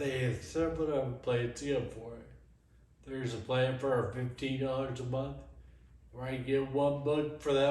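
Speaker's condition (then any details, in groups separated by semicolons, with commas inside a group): Friedreich's ataxia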